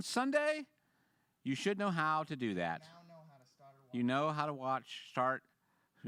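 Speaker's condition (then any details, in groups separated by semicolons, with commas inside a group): No condition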